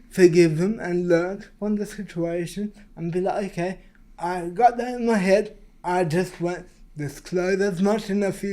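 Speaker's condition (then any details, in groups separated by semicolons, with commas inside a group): Cerebral palsy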